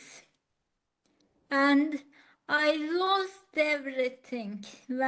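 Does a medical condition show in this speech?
Yes: acquired ataxia.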